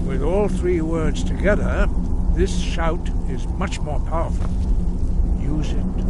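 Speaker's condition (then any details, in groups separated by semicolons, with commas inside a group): No condition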